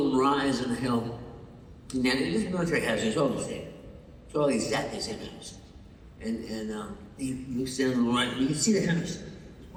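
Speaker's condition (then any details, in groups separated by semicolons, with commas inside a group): Parkinson's; loses train of thought mid-sentence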